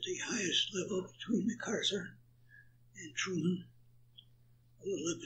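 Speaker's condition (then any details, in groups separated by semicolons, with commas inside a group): Parkinson's; attributed to Agent Orange exposure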